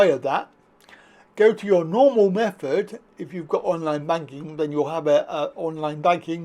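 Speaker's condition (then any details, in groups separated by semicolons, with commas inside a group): Cerebral palsy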